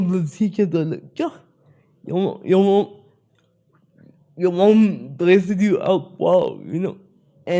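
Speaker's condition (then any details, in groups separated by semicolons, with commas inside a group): Spastic cerebral palsy; speech affected, had speech therapy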